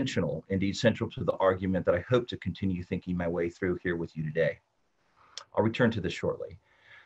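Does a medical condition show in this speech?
No.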